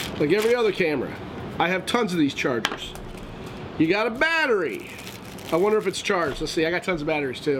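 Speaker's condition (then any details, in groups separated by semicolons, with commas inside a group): No condition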